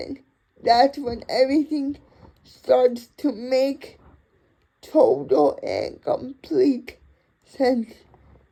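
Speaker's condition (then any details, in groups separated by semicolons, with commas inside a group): Cerebral palsy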